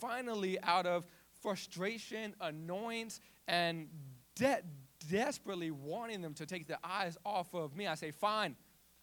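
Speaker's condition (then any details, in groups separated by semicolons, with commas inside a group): Stutter; stutter since childhood; still has speech impediment, speaks publicly from front stage; avoided speaking in class when younger, felt less clear than peers; repeated sounds, blocks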